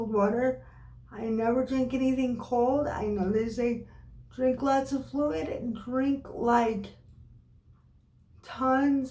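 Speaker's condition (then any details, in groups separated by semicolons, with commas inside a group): Cerebral palsy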